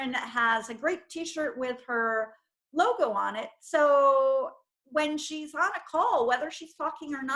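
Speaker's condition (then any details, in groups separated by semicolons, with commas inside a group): No condition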